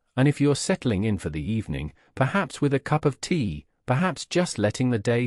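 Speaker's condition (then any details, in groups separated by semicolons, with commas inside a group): No condition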